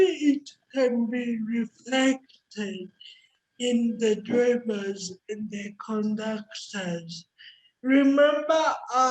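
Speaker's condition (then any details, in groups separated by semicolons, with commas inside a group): Cerebral palsy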